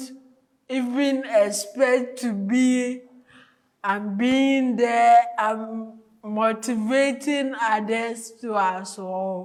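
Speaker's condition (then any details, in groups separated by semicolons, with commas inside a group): Cerebral palsy; from birth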